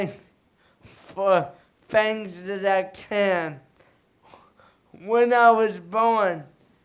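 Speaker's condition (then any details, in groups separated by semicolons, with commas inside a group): Cerebral palsy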